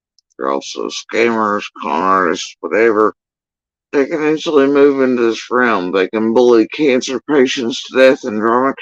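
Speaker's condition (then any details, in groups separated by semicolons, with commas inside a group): Facial paralysis after surgery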